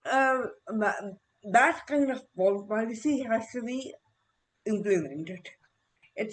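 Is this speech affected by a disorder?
Yes: encephalitis.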